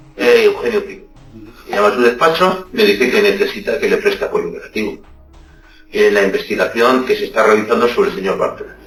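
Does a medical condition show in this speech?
No.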